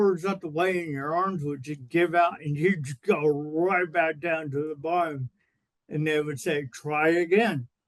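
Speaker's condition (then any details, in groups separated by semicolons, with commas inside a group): Cerebral palsy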